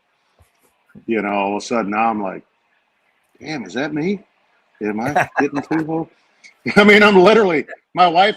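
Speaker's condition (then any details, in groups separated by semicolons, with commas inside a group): No condition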